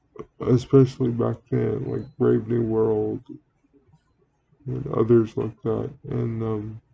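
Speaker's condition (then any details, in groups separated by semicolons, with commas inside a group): Cerebral palsy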